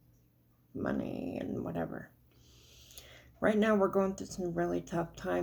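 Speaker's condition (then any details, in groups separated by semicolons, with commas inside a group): Cerebral palsy; speech noticeably atypical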